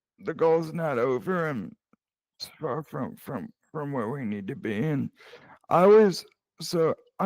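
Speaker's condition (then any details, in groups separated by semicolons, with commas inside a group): Cerebral palsy; present from birth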